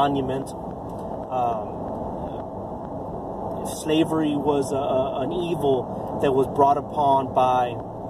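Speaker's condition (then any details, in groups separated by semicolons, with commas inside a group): No condition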